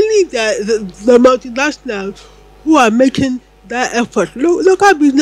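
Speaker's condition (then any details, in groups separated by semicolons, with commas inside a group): Cerebral palsy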